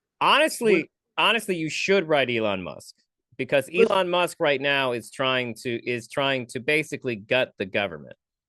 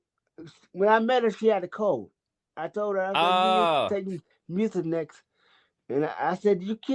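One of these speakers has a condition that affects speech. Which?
The second: cerebral palsy.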